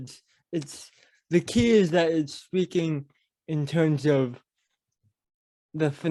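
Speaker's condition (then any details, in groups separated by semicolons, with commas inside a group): Cerebral palsy; mild speech impediment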